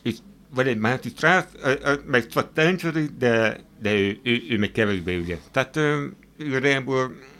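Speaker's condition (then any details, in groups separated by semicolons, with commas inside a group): Hearing impairment; hard of hearing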